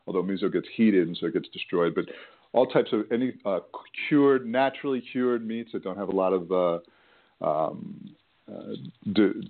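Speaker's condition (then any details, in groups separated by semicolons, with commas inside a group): No condition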